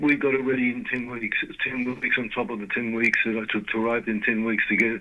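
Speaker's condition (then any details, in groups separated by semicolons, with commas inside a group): Parkinson's disease; diagnosed 2019, led to retirement; limited capacity, can't do much more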